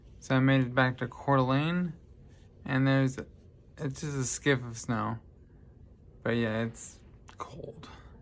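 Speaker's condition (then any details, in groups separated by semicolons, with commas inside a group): Traumatic brain injury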